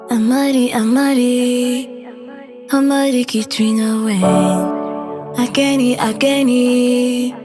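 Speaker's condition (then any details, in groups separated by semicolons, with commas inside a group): No condition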